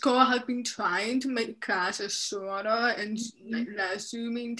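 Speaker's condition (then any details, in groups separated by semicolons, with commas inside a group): Deafness, profound, severe; lip reads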